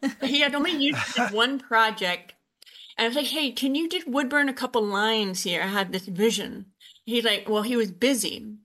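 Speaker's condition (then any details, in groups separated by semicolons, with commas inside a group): Usher syndrome, born deaf; night blindness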